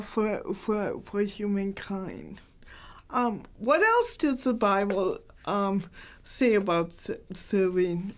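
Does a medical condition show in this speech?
Yes: cerebral palsy, mild; hard to understand.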